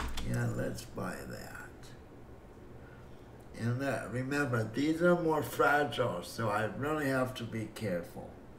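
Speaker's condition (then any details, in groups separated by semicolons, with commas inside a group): Cerebral palsy; breathing fine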